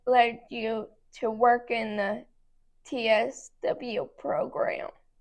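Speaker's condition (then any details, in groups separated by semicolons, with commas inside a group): Cerebral palsy; hard to talk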